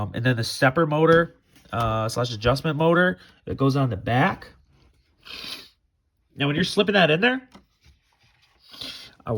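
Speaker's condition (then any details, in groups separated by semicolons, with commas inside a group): No condition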